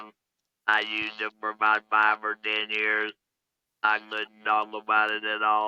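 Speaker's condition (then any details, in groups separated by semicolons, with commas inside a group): Laryngectomy; electrolarynx speech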